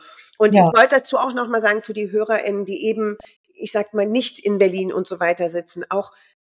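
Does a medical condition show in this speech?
No.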